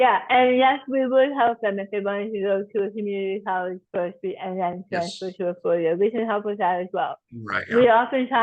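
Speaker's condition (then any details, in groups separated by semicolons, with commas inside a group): Tongue cancer surgery and reconstruction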